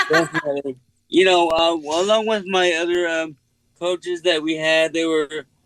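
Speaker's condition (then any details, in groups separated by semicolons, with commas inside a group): Cerebral palsy; since birth, uses wheelchair; speech unaffected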